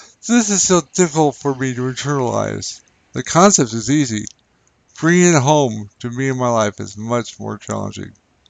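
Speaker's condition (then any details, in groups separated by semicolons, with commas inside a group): Brain injury; 43 years after brain injury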